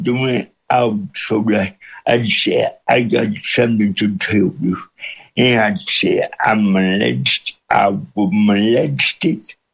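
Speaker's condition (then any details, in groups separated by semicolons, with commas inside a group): Cerebral palsy with speech impediment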